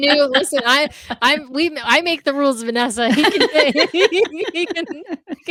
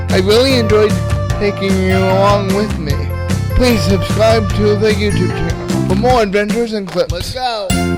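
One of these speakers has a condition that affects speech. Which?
The second: cerebral palsy.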